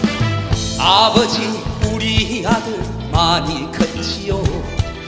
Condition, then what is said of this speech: No condition.